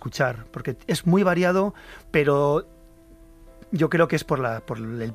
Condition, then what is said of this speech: No condition.